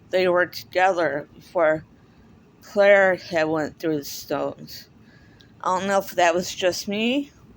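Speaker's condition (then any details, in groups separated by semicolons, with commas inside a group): Cerebral palsy; speaks differently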